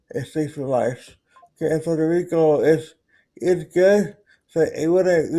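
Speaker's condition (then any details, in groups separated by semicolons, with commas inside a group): Cerebral palsy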